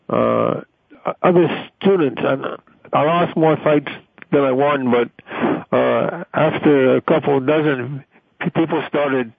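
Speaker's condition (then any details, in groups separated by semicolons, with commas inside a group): Stuttering; stuttering since age eight, onset after teacher experience and shingles; repeated sounds, prolonged sounds, blocks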